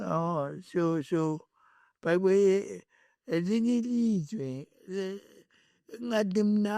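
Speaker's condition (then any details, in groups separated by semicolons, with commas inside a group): Cerebral palsy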